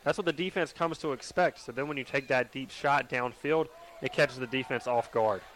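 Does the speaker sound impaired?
No.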